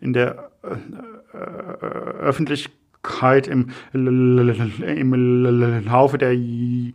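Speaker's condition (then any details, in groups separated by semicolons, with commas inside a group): Stuttering; developmental, lifelong, possibly inherited, father stuttered, brother fluent, logopedic speech therapy, constant since second grade; word and syllable repetitions, frequent fillers like äh and ähm; repeated words, prolonged sounds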